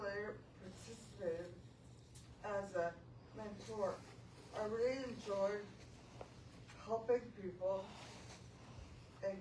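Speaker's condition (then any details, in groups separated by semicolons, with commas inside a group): Traumatic brain injury; eight years since injury; difficulty talking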